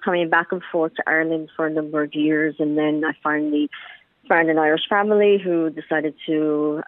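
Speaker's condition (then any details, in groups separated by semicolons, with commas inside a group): Cleft palate; affected walking and eating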